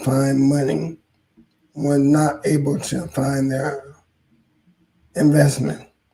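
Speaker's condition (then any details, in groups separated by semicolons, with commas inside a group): ALS; hoarse voice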